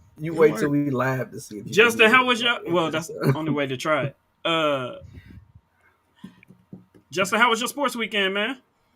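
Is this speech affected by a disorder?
No.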